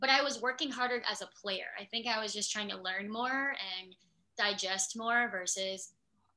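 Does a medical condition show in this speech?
Yes: cleft lip and palate; speech therapy in San Antonio after a later stroke, speech returned faster than other abilities.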